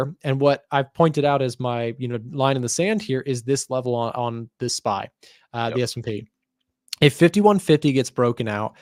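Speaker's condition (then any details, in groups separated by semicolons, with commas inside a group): No condition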